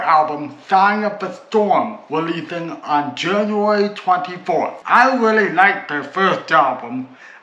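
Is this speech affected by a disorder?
Yes: cerebral palsy.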